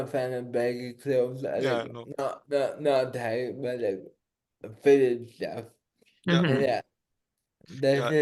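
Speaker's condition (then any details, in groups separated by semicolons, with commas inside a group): Cerebral palsy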